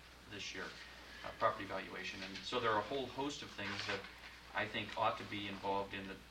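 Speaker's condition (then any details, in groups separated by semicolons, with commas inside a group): No condition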